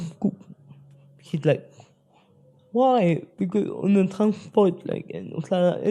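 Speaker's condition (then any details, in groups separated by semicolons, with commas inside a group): Spastic cerebral palsy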